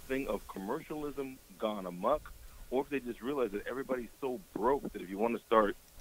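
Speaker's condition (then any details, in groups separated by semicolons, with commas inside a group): No condition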